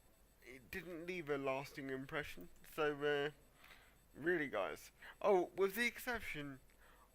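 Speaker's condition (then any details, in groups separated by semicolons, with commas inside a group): Cerebral palsy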